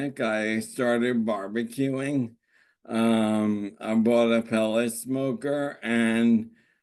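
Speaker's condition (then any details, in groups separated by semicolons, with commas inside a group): ALS; normal a year ago, no longer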